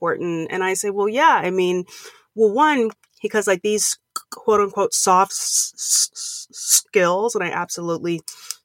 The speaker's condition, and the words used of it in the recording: Stuttering. I mean, every time like I have to hop on like a conference call, you know, I'm, you know, of course concerned about stuttering